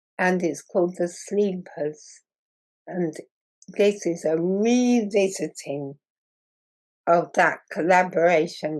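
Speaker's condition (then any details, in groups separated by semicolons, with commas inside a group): Muscular dystrophy; progressive muscle wasting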